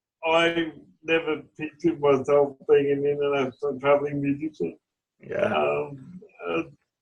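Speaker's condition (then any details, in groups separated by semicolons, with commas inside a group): Cerebral palsy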